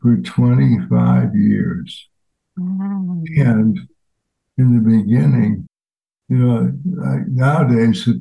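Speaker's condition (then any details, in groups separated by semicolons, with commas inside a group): ALS; fatal progressive disease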